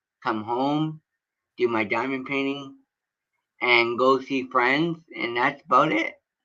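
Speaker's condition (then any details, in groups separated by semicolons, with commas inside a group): Cerebral palsy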